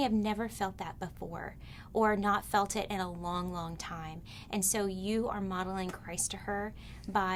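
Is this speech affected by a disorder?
No.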